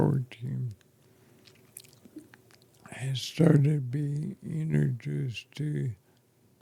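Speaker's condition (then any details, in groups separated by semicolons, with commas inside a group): ALS; affects chest and throat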